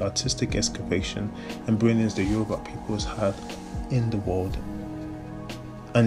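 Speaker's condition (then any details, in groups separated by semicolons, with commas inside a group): No condition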